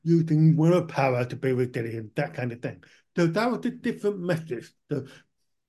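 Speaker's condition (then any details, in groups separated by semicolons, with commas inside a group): Profound deafness, born profoundly deaf, cochlear implant; speech not too bad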